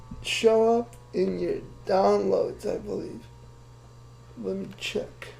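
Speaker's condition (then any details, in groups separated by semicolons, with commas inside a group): Cerebral palsy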